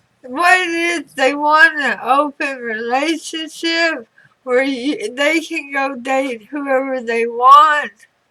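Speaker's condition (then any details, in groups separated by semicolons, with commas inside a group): Throat cancer radiation damage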